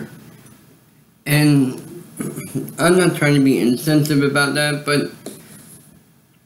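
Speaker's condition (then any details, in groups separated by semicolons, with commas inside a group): Cerebral palsy; voice sound affected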